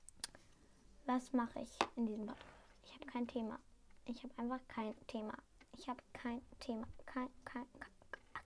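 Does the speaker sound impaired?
No.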